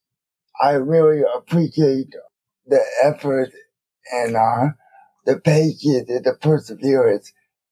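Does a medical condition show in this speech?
Yes: cerebral palsy, spastic quadriplegia.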